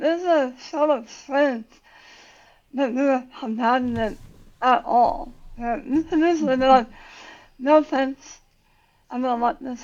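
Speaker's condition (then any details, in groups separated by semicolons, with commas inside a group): Tongue cancer surgery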